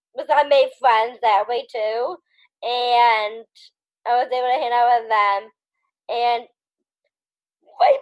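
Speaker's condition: Down syndrome

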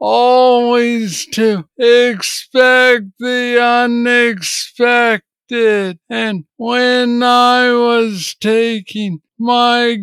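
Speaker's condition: Parkinson's disease; intelligibility varies between episodes

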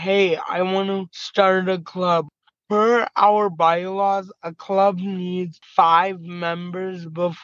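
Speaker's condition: Cerebral palsy; very mild physical disability, slight tremors during the day

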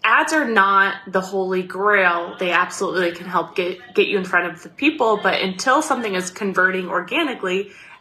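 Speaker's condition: No condition

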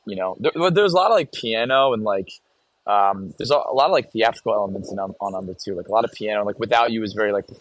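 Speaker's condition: No condition

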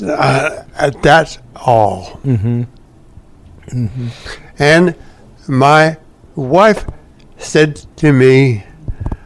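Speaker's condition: Stroke; speech affected

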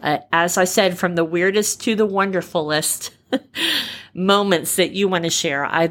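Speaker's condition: Repaired cleft palate, cleft palate without cleft lip; only one surgery lifetime, repair looks excellent to examining doctors and dentists

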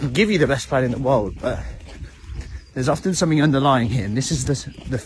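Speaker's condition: No condition

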